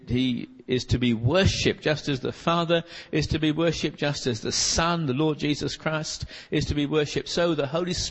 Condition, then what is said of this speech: No condition.